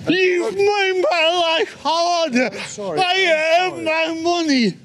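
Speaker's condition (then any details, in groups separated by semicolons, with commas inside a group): Cerebral palsy; from birth; age 43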